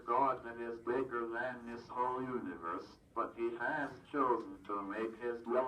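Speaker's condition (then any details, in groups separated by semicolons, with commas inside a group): Cerebral palsy, athetoid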